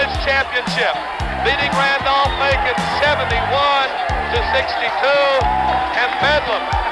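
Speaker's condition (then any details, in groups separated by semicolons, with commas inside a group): No condition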